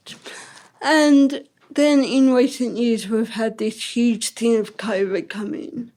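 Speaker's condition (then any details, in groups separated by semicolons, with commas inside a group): Ataxic cerebral palsy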